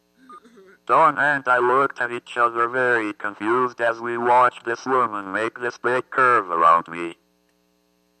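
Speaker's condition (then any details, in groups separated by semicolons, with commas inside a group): Athetoid cerebral palsy; family couldn't understand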